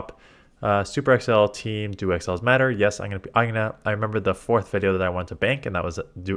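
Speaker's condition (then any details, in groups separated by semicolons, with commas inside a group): No condition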